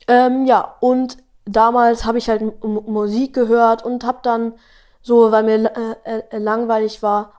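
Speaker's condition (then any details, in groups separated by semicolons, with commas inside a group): Stuttering; 12-year-old boy; stutters a lot in this conversation while talking about stuttering; no stuttering singing with melody, stutters rapping without melody, little in own podcast, speaks fast; repeated sounds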